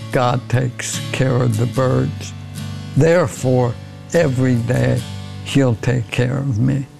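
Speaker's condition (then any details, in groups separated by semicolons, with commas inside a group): ALS; beyond 11 years now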